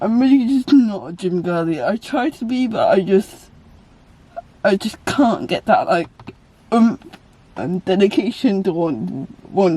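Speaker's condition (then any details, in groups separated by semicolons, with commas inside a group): Cerebral palsy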